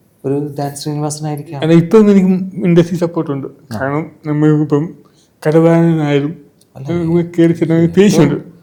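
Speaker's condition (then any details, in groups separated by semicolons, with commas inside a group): Cerebral palsy; from birth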